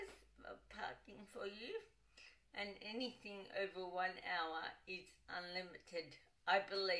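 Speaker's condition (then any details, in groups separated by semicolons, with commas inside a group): Cerebral palsy, dystonic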